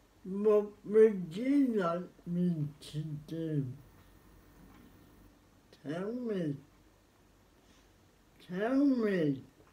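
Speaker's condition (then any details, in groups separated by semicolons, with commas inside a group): Cerebral palsy; spastic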